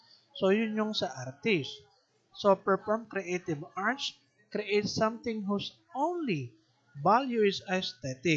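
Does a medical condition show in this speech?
No.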